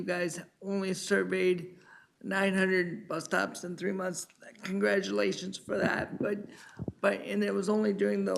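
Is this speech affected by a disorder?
Yes: cerebral palsy.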